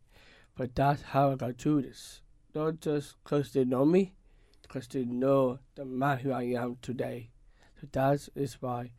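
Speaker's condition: Down syndrome; learned to talk

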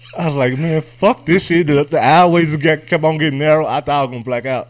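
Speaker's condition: No condition

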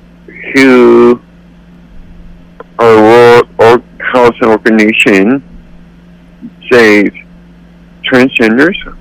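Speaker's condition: Cerebral palsy; accepts own voice

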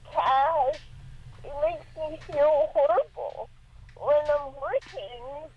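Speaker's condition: Cerebral palsy, mild

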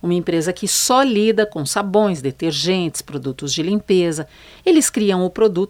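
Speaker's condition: No condition

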